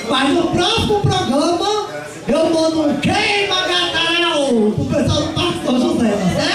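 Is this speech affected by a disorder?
No.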